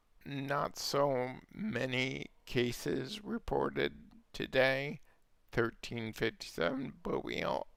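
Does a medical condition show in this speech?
Yes: multiple sclerosis.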